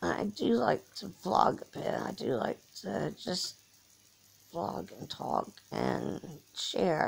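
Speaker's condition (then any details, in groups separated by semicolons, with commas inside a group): Cerebral palsy; from birth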